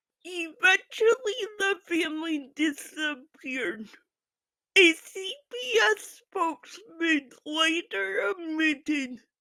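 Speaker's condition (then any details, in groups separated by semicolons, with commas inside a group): Physical speech impairment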